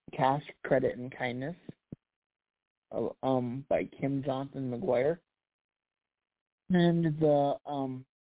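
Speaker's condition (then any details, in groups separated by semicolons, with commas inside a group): Cerebral palsy; past challenges speaking up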